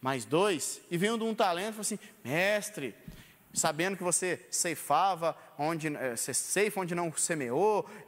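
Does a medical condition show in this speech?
No.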